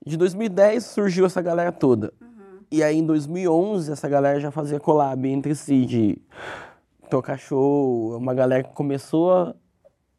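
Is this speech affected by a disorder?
Yes: cleft lip; congenital cleft lip.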